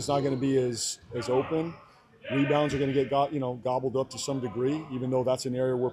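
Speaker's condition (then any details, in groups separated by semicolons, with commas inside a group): No condition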